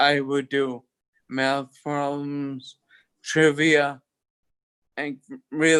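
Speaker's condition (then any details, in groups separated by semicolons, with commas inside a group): Toxic leukoencephalopathy, locked-in syndrome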